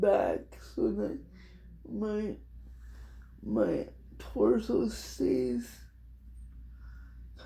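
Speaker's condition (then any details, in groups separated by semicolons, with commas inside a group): Cerebral palsy; speech somewhat affected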